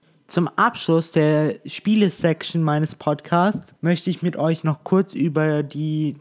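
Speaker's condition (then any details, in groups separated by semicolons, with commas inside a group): No condition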